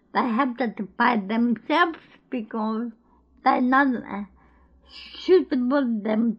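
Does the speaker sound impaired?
Yes: cerebral palsy; unable to move without some support.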